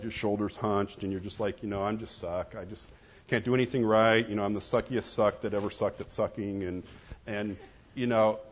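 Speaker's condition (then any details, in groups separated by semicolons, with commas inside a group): No condition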